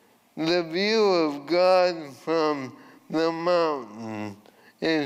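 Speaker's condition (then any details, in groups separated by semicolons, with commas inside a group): ALS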